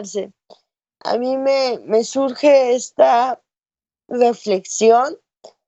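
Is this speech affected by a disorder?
Yes: cerebral palsy.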